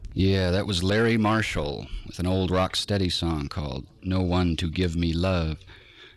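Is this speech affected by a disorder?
No.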